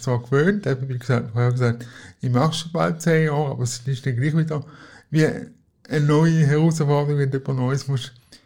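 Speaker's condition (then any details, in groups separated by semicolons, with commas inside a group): Cerebral palsy; wheelchair user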